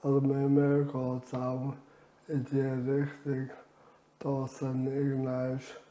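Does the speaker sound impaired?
Yes: ALS; reduced air makes talking effortful.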